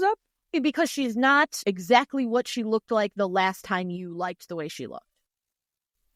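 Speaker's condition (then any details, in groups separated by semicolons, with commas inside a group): No condition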